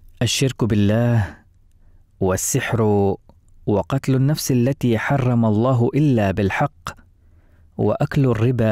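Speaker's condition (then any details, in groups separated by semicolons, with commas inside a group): No condition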